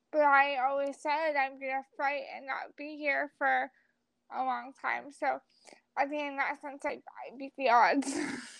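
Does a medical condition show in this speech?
Yes: cerebral palsy; lifelong, wheelchair user, able to stand only with someone supporting weight; uses wheelchair.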